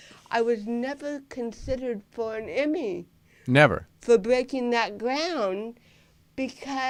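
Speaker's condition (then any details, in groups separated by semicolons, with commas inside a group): Cerebral palsy; lifelong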